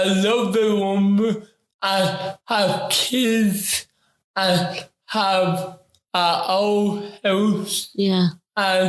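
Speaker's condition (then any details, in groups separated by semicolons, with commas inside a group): Ataxic cerebral palsy; affects talking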